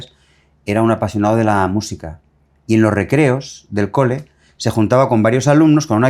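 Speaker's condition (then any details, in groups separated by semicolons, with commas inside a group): No condition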